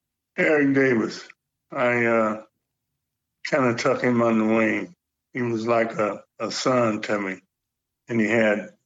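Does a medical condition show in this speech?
Yes: Parkinson's; slight stutter attributed to Parkinson's.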